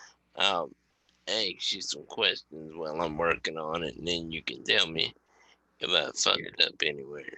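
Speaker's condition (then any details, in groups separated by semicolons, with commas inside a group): Cerebral palsy; wheelchair user; slow operating things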